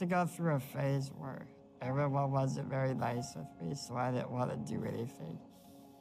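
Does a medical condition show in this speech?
Yes: Duchenne muscular dystrophy; progressive weakness destroying all muscles, walked as child, stopped walking at age 7.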